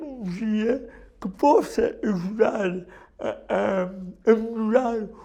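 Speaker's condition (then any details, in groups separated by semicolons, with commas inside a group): Cerebral palsy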